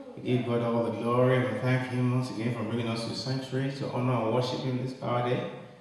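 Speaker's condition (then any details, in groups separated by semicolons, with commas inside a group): No condition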